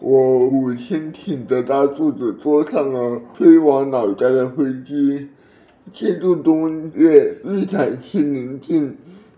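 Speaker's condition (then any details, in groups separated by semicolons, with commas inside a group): Cerebral palsy; learned to walk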